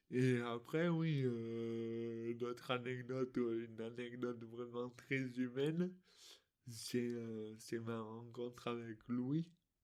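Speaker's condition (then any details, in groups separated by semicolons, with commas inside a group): Dystonia; affects motor control and speech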